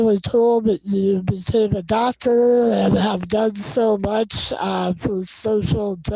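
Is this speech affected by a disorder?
Yes: non-progressive muscular dystrophy.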